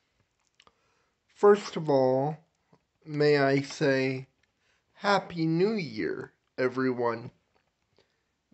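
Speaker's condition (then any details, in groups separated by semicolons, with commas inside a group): Cerebral palsy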